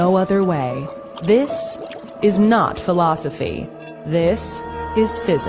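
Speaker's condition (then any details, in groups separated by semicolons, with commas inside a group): No condition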